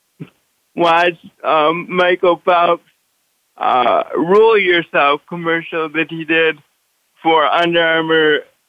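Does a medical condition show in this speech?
Yes: cerebral palsy; brain cannot reliably direct muscles, walks with walker, must consciously control every movement including holding head up.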